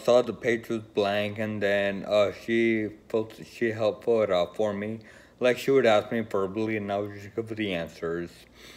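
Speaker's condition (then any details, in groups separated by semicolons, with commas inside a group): Friedreich's ataxia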